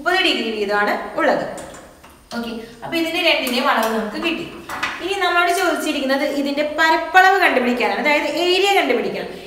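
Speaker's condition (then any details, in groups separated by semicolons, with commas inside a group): No condition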